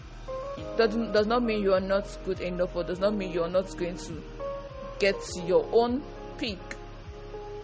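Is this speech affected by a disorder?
No.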